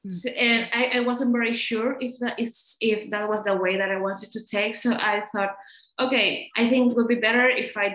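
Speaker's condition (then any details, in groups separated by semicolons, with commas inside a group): No condition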